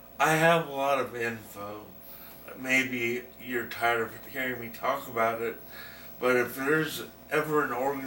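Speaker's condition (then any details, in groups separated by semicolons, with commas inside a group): Brain injury; accident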